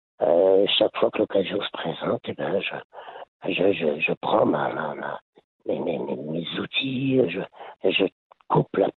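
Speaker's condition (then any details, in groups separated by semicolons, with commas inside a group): Laryngeal cancer; quit over 20 years ago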